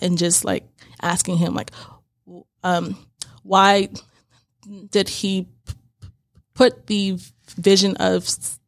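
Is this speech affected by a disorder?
Yes: stuttering; here blocks.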